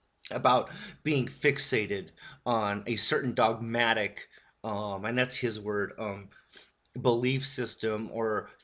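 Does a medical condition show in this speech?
No.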